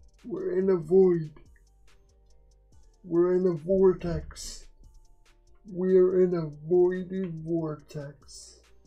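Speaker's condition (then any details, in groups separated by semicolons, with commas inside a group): Quadriplegic cerebral palsy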